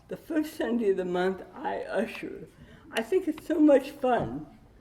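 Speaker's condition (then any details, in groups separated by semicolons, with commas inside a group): Cerebral palsy with dystonia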